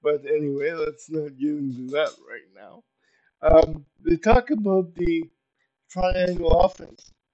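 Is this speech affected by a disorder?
Yes: cerebral palsy; uses power wheelchair, very little fine motor skill, very poor balance.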